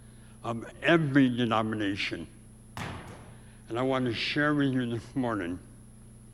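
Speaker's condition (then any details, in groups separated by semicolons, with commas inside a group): Severe speech impediment; about age 84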